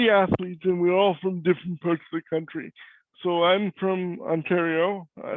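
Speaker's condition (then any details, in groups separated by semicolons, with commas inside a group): Cerebral palsy; cannot walk; voice is different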